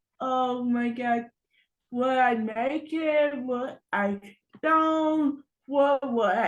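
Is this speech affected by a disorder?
Yes: cerebral palsy.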